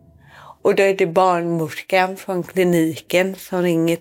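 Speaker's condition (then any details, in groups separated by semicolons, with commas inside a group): Cerebral palsy; somewhat harder to move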